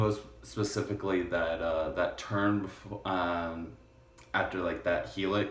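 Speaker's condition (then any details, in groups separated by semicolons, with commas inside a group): No condition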